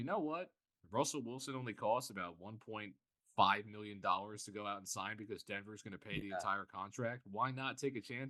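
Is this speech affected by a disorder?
No.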